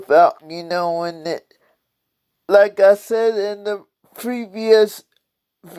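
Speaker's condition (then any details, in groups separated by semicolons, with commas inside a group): Cerebral palsy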